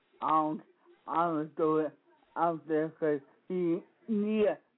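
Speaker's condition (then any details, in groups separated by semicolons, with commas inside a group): Speech impediment; voice affected by disability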